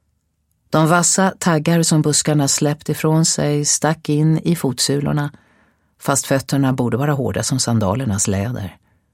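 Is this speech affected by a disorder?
No.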